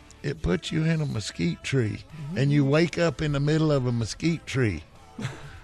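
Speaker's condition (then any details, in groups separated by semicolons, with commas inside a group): No condition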